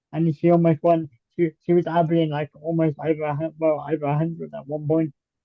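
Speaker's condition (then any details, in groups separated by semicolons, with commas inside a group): Cerebral palsy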